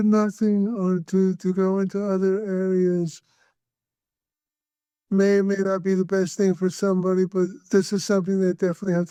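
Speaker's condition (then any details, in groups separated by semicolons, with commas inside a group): Parkinson's disease; tremor mainly left hand and arm, focused ultrasound treatment; balance problems after procedure, progressing, levodopa ineffective for tremor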